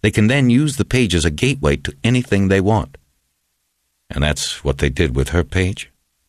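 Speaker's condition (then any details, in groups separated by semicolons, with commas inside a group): No condition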